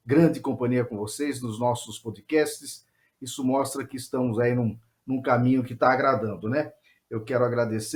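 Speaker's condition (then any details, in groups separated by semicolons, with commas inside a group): No condition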